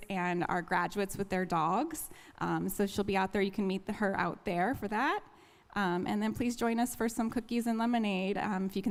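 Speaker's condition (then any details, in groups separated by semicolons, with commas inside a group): No condition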